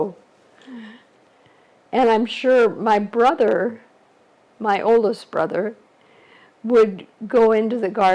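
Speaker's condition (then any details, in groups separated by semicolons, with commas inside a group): ALS; shortly after diagnosis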